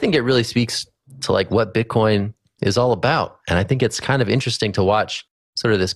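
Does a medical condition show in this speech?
No.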